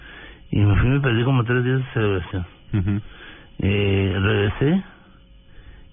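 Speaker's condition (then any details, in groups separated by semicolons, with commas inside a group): Parkinson's disease; voice sometimes trembles, sometimes intelligible, sometimes not understood at all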